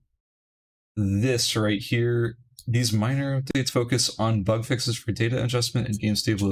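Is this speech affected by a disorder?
No.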